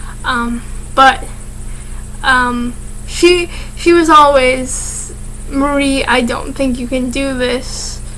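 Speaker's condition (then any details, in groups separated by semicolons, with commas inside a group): Cerebral palsy, mild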